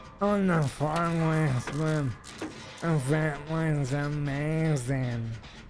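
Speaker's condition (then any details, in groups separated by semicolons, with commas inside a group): ALS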